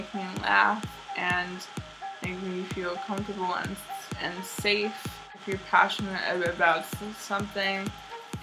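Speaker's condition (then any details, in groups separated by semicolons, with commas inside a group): Cerebral palsy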